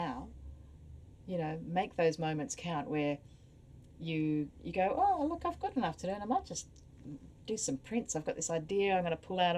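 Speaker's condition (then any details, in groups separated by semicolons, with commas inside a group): No condition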